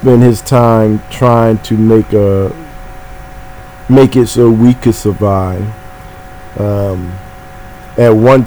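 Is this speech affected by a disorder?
No.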